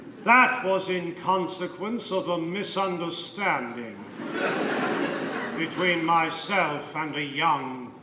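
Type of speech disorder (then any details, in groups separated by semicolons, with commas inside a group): None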